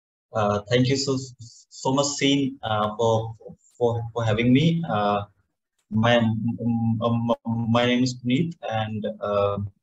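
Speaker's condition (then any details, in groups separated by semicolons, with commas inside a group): Stammering; stammering began around age eight, undiagnosed learning disability, self-diagnosed dyslexia and dyspraxia, motor coordination difficulties; stammering no longer affects everyday life, enjoys stammering now; difficulty articulating and forming sentences, worse in English as non-native language; repeated words, prolonged sounds, blocks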